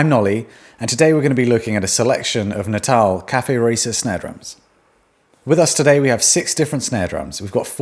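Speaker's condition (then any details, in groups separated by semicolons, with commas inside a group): No condition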